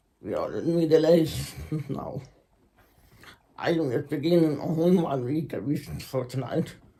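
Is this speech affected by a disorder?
Yes: secondary intracranial hypertension.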